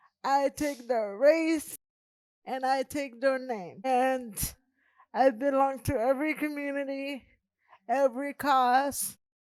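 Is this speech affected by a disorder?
Yes: cerebral palsy; present from birth.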